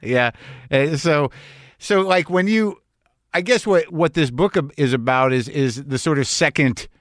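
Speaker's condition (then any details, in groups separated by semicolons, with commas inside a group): No condition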